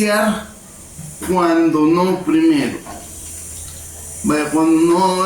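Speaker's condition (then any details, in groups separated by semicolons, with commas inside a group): Cerebral palsy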